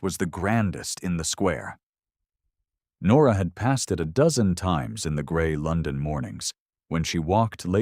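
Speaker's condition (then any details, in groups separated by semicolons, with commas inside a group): No condition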